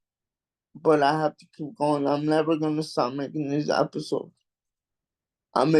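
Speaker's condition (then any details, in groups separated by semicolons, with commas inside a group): Cerebral palsy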